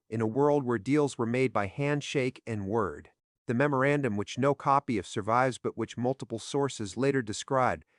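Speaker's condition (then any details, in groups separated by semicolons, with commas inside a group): No condition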